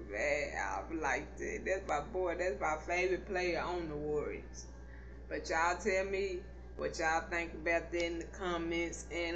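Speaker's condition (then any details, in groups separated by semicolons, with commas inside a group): Cerebral palsy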